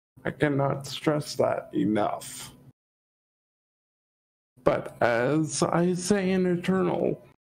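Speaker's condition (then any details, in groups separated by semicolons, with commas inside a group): Cerebral palsy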